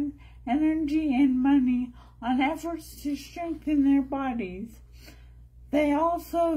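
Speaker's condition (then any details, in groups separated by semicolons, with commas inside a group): Brain injury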